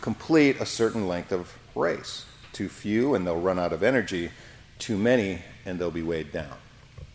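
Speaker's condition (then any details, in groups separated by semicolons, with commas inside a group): No condition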